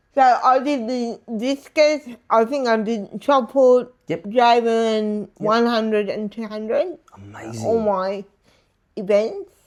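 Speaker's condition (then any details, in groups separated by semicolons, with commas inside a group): Disability affecting speech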